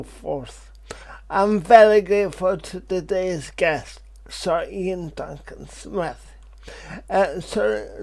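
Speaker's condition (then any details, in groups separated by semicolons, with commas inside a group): Cerebral palsy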